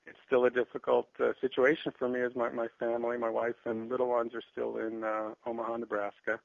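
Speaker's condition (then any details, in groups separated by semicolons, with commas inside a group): No condition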